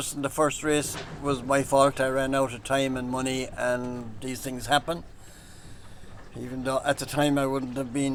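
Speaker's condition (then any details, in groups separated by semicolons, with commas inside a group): No condition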